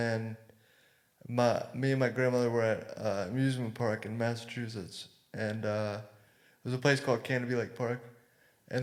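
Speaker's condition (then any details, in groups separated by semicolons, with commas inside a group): Cerebral palsy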